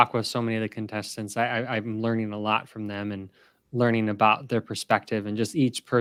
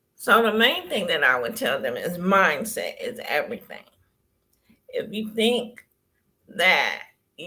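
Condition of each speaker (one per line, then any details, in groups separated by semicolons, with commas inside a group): No condition
Cerebral palsy; wheelchair user, previously walked limitedly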